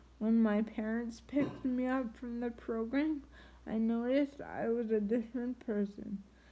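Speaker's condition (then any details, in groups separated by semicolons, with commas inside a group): Triplegic cerebral palsy; spastic triplegia, from birth, two legs one arm, scoliosis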